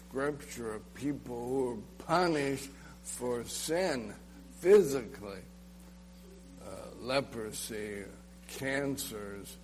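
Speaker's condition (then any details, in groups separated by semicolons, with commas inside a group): ALS; legs affected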